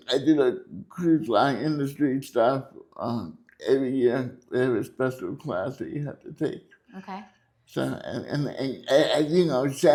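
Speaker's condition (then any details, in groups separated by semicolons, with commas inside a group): Cerebral palsy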